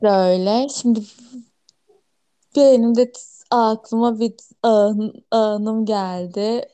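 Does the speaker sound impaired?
Yes: stuttering; familial stuttering, mother also stutters, stuttering center around age 13, joined Kekemeler Derneği at 25-26; asks listeners to wait until words come out; here repeated sounds, prolonged sounds.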